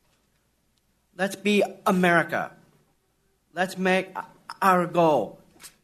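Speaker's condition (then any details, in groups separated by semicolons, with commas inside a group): Down syndrome; intellectual disability, processes information more slowly; recorded congressional committee testimony clip from five years earlier, played on air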